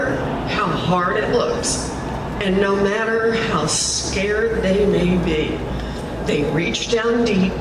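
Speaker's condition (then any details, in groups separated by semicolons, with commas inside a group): No condition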